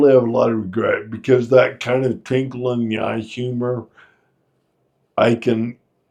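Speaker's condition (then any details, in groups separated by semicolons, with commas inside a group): Friedreich's ataxia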